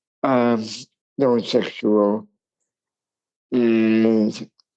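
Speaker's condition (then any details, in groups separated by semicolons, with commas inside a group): Cerebral palsy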